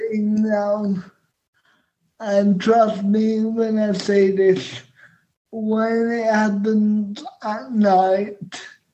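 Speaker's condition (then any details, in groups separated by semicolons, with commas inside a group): Cerebral palsy; cerebral palsy present essentially all life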